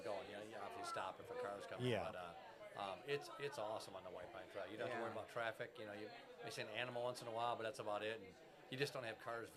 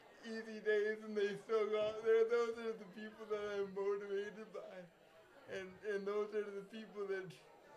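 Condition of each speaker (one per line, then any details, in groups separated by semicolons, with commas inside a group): No condition
Cerebral palsy; severe cerebral palsy, affects walking, lifelong physical therapy; conductive learning therapy, therapeutic horseback riding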